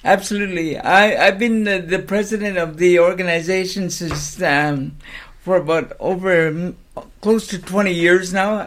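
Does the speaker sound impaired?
Yes: cerebral palsy.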